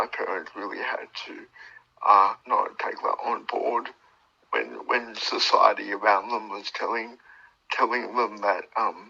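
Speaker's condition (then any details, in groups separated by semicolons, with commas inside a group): Cerebral palsy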